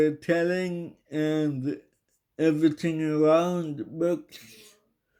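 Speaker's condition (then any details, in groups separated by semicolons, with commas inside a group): Cerebral palsy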